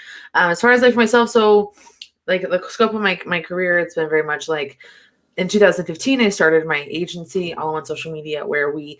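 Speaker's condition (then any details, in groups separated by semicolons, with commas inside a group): No condition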